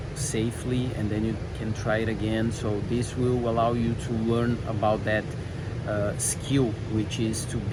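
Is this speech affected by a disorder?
No.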